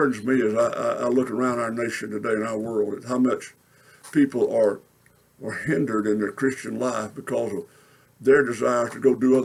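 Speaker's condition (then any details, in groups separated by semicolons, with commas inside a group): No condition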